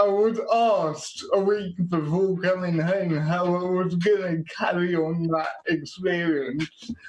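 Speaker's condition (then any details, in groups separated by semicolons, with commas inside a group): Quadriplegic cerebral palsy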